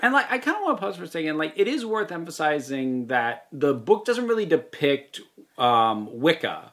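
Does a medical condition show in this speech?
No.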